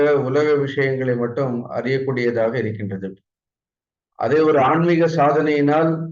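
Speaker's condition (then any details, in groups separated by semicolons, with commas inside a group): No condition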